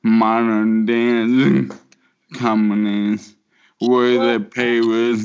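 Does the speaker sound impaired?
Yes: motor neuron disease; form of ALS (Lou Gehrig's disease), brain not talking to muscles, first sign about 4 years ago.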